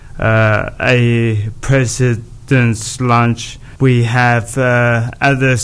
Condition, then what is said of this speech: ALS (motor neuron disease). But obviously my speech has been heavily impacted, and it's slowed down and sounds quite slurred around the edges.